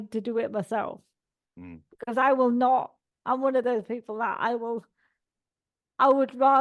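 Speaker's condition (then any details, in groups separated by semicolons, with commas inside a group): Cerebral palsy; all four limbs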